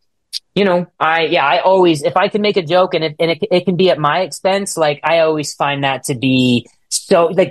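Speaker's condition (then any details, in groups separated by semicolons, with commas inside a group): Stutter, acquired after injury; lost motor and speech control; some days good, some days worse; stutters on words like stressed, cannot always control exact words, talking harder earlier in career; repeated sounds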